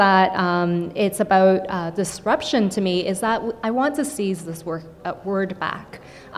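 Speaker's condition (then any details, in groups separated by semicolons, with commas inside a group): No condition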